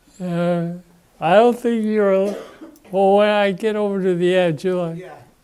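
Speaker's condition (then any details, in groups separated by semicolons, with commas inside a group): Parkinson's disease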